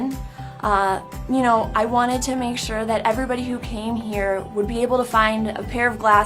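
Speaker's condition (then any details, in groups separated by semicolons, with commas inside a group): No condition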